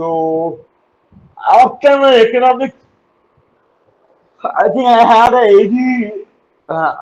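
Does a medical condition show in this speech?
Yes: cerebral palsy; uses wheelchair.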